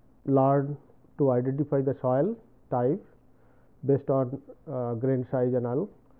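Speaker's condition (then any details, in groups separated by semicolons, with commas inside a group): No condition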